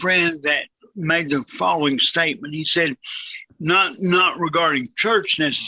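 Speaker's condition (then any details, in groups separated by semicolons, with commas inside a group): Cerebral palsy, severe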